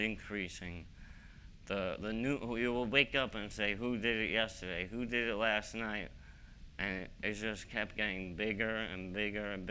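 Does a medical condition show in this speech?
Yes: ALS; young-adult onset.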